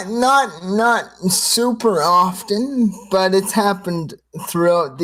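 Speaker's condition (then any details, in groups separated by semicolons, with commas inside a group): Cerebral palsy, spastic quadriplegia, severe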